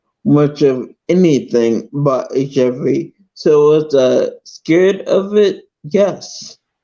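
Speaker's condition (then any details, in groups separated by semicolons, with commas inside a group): Multiple sclerosis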